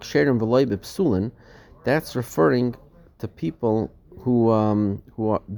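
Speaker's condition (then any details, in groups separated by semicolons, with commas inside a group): No condition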